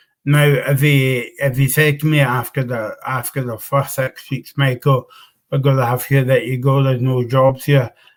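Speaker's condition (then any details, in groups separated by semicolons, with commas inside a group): Cerebral palsy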